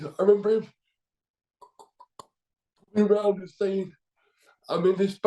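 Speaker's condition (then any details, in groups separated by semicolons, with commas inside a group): Cerebral palsy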